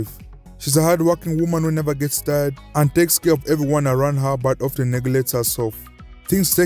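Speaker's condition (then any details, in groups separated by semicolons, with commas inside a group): No condition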